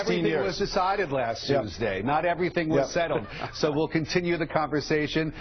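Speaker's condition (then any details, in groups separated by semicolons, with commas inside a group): No condition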